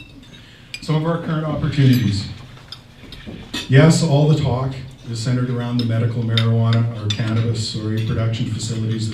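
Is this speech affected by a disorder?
No.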